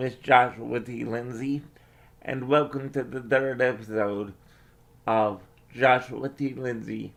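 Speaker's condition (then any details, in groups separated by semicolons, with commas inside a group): Cerebral palsy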